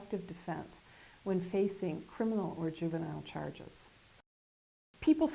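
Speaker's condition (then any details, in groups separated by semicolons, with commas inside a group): No condition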